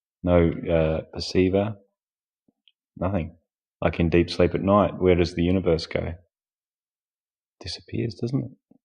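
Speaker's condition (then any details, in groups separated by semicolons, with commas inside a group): No condition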